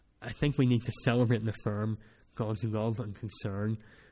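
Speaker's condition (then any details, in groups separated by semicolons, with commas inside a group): Cleft palate; speech not that clear at times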